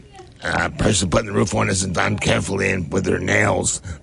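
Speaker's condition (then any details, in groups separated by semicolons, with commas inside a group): Head and neck cancer; local treatment throughout previous year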